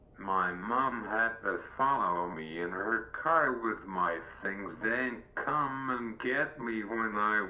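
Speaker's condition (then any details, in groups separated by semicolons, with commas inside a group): Cerebral palsy; uses wheelchair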